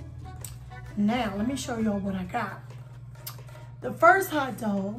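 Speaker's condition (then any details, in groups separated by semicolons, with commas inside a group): No condition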